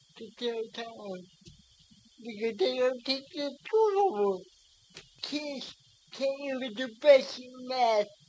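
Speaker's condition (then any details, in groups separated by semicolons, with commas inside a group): Cerebral palsy; speech affected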